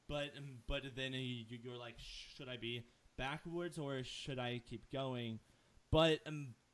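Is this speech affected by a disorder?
Yes: stutter; frequent word and phrase repetitions, part-word repetitions, repeated uh fillers, listeners mistake speech for drunkenness; here repeated sounds, prolonged sounds.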